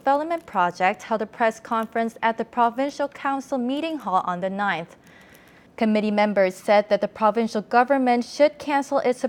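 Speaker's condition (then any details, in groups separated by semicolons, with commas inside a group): No condition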